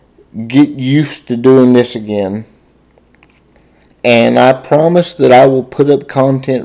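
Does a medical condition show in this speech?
Yes: cerebral palsy; spastic diplegia from birth, muscle tightness mostly in legs, cannot walk, needs help with many things.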